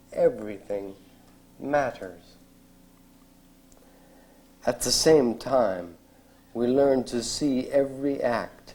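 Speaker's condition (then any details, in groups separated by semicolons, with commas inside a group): ALS; diagnosed eight years ago, at age 35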